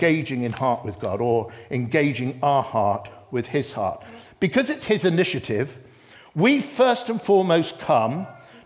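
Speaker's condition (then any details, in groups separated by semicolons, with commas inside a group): No condition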